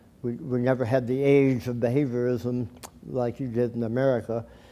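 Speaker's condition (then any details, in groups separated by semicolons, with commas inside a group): Tongue cancer surgery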